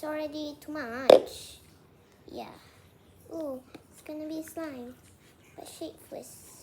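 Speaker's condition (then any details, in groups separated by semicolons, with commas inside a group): No condition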